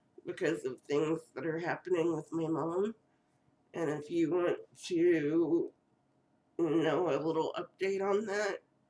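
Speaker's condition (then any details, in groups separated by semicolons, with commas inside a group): Cerebral palsy; first word not said quite right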